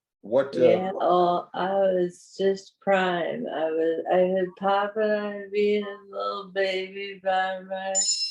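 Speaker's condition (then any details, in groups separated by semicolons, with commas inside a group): Parkinson's; voice weaker than before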